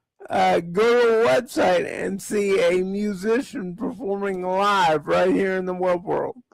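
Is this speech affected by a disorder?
Yes: cerebral palsy; speech sounds drunk.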